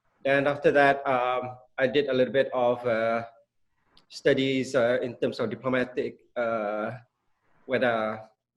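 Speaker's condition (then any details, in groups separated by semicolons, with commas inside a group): No condition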